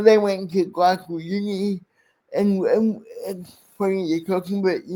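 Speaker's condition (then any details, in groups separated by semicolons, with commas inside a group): Cerebral palsy; speech impairment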